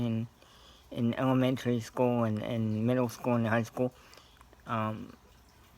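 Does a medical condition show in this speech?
Yes: cerebral palsy; scoliosis.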